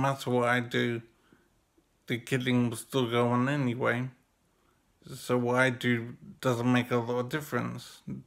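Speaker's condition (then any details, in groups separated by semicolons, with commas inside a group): Brain injury; severe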